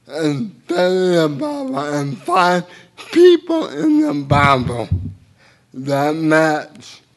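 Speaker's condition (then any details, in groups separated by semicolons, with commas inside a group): Cerebral palsy; speech a little unclear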